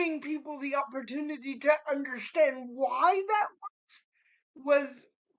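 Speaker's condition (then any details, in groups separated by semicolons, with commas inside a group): Cerebral palsy; spastic cerebral palsy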